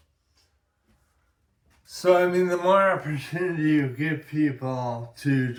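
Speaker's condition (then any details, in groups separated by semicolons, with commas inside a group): Brain injury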